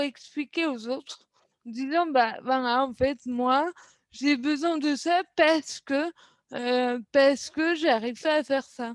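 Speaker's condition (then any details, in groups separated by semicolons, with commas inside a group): Cerebral palsy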